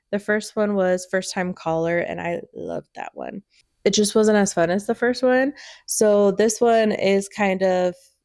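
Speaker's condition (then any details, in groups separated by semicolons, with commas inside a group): No condition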